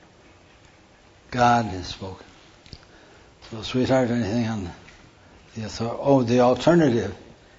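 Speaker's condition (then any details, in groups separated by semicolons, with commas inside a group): Parkinson's; hand tremor during talk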